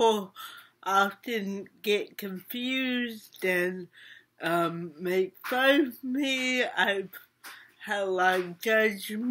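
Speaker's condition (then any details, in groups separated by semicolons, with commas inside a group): Mild cerebral palsy; speech impediment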